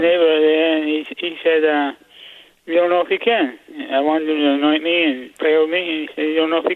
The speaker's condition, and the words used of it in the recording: Parkinson's disease. I've got Parkinson's, so it's hard for me to talk, but I'm going to try to talk to you, okay?